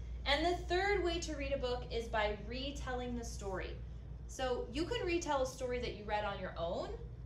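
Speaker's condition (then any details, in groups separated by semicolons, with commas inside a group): No condition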